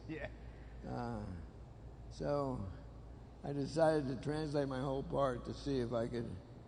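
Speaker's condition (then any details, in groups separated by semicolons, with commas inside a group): Parkinson's disease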